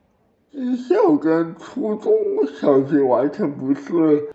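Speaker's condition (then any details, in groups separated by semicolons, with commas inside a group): Cerebral palsy; learned to walk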